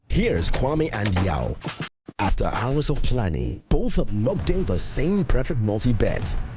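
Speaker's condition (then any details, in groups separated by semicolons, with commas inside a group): No condition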